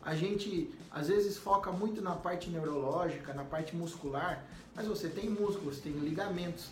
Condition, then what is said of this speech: None; typical speech.